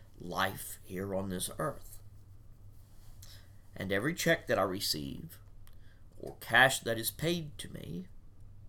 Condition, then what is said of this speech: No condition.